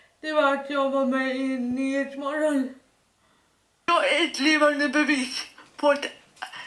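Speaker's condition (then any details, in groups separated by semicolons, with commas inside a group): Dyskinetic cerebral palsy; dyskinetic form, severe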